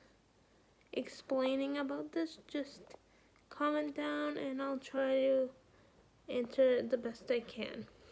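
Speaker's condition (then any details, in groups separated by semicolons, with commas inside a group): Cerebral palsy; brain not developed properly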